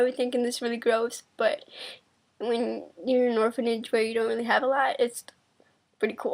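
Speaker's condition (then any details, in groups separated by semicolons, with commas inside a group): Cerebral palsy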